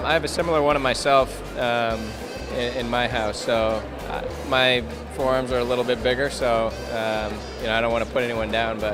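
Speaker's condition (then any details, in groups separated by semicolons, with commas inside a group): No condition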